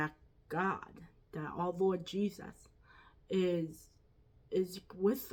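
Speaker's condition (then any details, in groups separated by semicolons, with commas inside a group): Quadriplegic cerebral palsy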